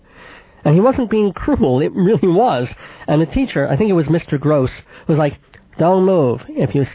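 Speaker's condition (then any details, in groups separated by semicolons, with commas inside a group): Cleft palate with lisp; could not nurse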